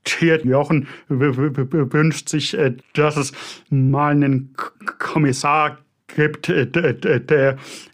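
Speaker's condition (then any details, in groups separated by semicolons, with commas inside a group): Stuttering; developmental, lifelong, possibly inherited, father stuttered, brother fluent, logopedic speech therapy, constant since second grade; strong stuttering, stronger than interviewee's ten-year-old son's, syllable and word repetitions, frequent filler interjections; repeated sounds, prolonged sounds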